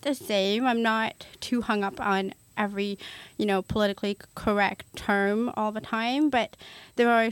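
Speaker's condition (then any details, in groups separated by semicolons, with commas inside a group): Hard of hearing; hard of hearing since age one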